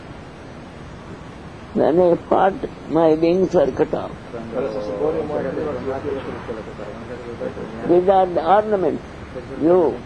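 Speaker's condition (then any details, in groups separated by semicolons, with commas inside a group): Deafness; cannot hear audience questions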